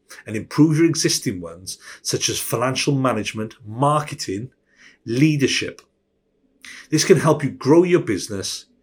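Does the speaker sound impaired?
No.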